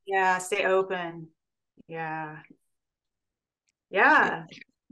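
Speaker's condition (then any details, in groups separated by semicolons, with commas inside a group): No condition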